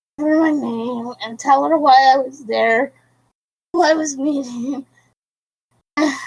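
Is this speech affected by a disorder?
Yes: cerebral palsy.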